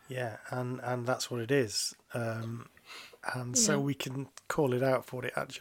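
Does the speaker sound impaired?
No.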